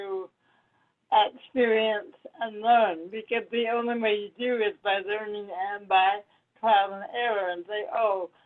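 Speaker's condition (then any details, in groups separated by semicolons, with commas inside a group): Cerebral palsy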